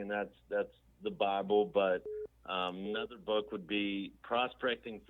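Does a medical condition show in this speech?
No.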